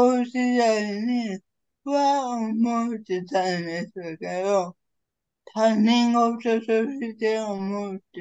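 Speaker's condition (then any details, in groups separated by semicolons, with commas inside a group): Cerebral palsy; severe, uses a wheelchair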